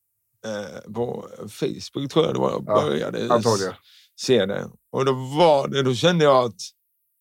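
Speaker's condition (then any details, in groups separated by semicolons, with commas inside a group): Cerebral palsy; tongue fully stiff in childhood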